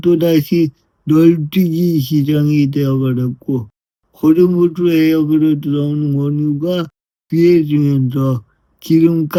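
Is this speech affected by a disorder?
Yes: brain lesion disability.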